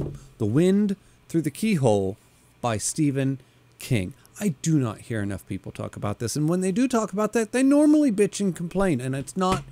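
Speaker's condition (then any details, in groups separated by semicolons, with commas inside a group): No condition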